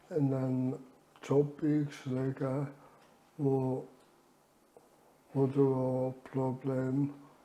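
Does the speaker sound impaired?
Yes: ALS; reduced air makes talking effortful.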